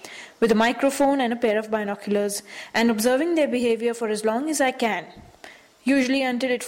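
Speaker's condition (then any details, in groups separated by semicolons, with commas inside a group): No condition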